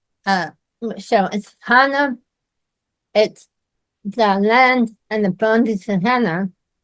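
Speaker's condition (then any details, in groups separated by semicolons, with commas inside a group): Myasthenia gravis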